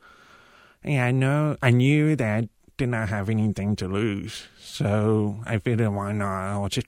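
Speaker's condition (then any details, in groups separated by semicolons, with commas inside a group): Profound deafness; uses cochlear implants, now hears sounds such as rain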